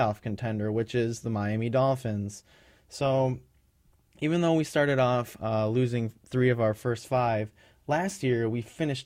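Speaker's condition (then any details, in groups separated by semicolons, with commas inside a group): No condition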